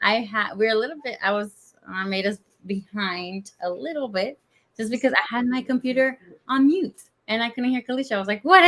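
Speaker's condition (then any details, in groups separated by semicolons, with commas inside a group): No condition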